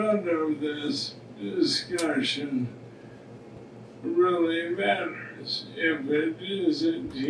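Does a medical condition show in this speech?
Yes: ALS; speech difficulty.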